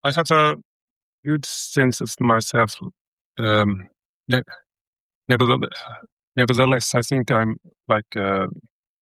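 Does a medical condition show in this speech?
Yes: stutter; stutter since toddler startled by big leashed dog, fluent in two languages before, childhood speech therapy; early 40s, about 40 years since onset, not the most severe but constantly on mind; fluctuates quite a lot, jaw moves when struggling to utter words, mistaken for drug use; here repeated sounds, prolonged sounds.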